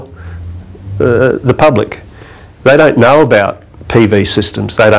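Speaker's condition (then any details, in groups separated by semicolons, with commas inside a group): No condition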